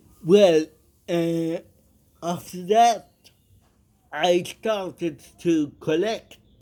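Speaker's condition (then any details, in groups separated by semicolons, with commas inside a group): Cerebral palsy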